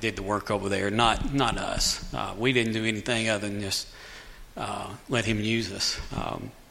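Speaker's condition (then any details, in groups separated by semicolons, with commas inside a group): Cleft lip and palate; lip scar hidden by mustache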